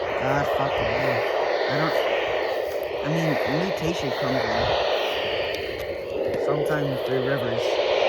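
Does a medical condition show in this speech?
No.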